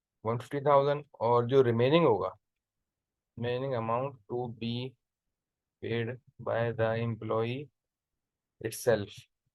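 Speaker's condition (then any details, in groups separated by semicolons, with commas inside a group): No condition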